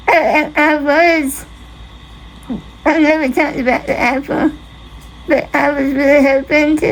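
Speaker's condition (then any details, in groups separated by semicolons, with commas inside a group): Spinal muscular atrophy type 2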